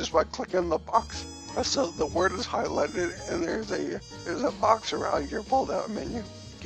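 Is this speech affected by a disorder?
Yes: cerebellar ataxia from brain tumour.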